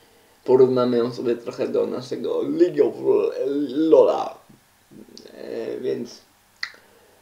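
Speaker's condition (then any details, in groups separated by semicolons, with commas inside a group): Cerebral palsy; uses wheelchair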